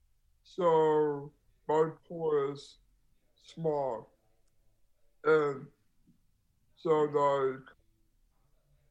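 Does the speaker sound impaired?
Yes: Down syndrome; congenital.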